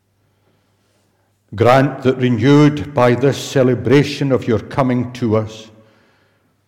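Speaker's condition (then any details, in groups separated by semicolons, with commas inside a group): No condition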